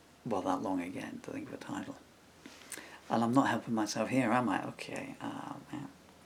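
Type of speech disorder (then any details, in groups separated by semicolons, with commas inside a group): Severe bulbar dysarthria; progressive bulbar palsy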